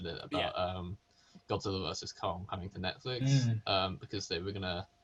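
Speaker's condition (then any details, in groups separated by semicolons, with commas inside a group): No condition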